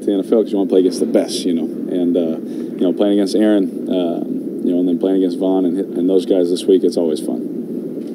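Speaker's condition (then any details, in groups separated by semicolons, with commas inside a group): No condition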